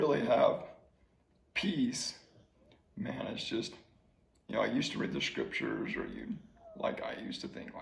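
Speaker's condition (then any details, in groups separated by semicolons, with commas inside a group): ALS; slowly progressing ALS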